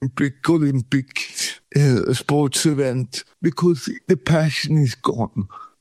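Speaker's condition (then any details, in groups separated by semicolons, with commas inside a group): Cerebral palsy; pain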